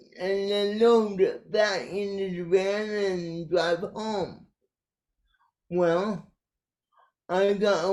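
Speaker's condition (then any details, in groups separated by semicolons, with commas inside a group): Cerebral palsy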